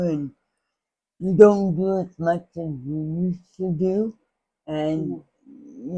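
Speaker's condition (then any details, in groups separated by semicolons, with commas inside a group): Cerebral palsy; speech impairment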